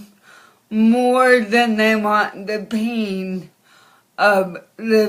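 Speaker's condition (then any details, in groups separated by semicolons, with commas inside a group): Cerebral palsy; from birth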